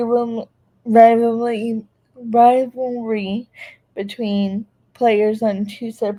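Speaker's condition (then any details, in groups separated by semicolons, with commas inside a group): Cerebral palsy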